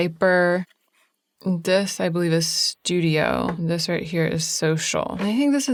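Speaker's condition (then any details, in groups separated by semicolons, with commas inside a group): No condition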